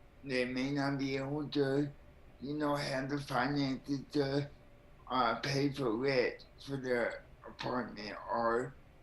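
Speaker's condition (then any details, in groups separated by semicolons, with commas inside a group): Cerebral palsy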